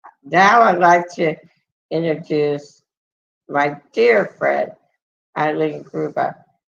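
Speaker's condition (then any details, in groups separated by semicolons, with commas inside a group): Muscular dystrophy; multiple surgeries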